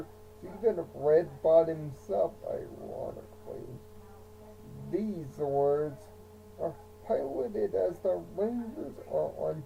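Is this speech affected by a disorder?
Yes: cerebral palsy.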